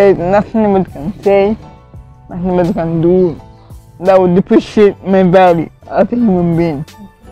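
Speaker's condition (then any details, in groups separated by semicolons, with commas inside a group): Cerebral palsy; not congenital, impairs coordination, affected walking; one medication, down from five; at one point could not talk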